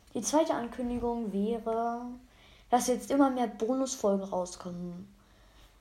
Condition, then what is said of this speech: No condition.